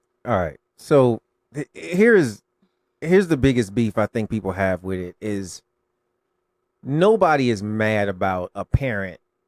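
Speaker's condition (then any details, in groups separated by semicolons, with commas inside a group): No condition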